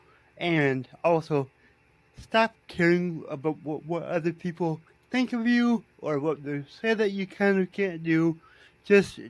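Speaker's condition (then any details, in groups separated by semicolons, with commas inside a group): Cerebral palsy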